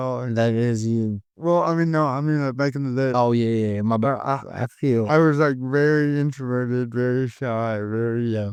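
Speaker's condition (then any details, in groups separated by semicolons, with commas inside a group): Cerebral palsy; caused by stroke at birth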